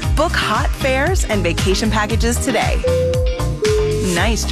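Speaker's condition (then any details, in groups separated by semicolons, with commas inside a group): No condition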